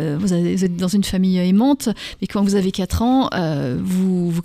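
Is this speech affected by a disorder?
No.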